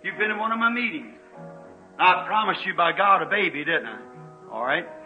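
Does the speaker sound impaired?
No.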